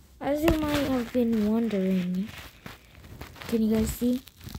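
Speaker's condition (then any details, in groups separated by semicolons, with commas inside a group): No condition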